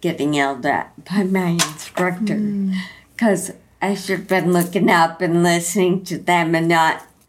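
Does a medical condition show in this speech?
Yes: Friedreich's ataxia; inherited degenerative ataxia, onset around 15 or 16, diagnosed at 19, gene confirmed, balance, coordination problems; 42 years since diagnosis, worsening fatigue, hits a wall by 4 p.m; slurred speech.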